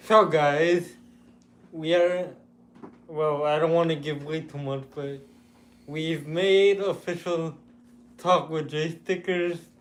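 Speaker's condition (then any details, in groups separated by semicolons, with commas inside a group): Cerebral palsy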